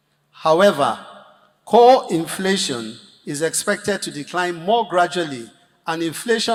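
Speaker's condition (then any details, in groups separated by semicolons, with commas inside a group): No condition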